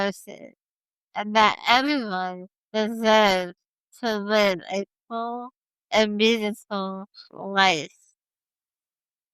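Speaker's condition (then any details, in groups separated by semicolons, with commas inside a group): Spinal muscular atrophy type 1; most severe form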